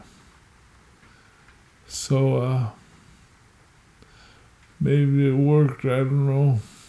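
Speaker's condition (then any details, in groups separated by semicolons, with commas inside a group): Multiple sclerosis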